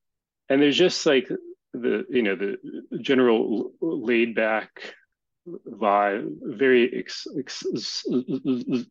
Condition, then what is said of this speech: Stuttering. There's just something about that time pressure that it takes you right back to childhood.